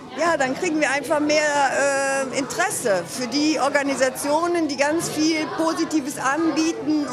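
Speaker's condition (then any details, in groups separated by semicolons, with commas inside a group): No condition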